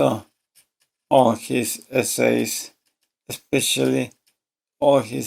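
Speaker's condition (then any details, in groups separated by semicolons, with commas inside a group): ALS; voice severely damaged, hard to understand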